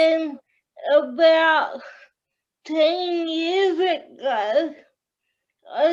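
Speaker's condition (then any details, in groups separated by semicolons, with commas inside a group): Cerebral palsy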